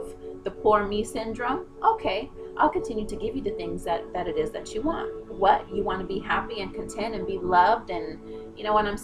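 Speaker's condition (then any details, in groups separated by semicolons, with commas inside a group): No condition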